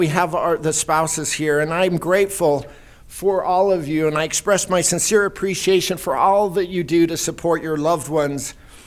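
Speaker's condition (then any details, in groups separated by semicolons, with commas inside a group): No condition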